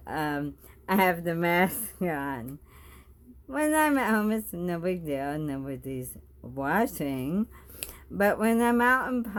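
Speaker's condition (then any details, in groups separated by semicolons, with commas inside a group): Bulbar ALS; bulbar onset in lip and tongue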